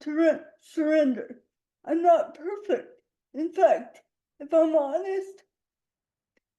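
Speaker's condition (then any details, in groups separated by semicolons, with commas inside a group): Quadriplegic cerebral palsy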